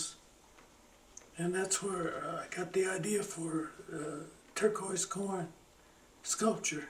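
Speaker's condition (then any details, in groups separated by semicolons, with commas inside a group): Parkinson's; slowing down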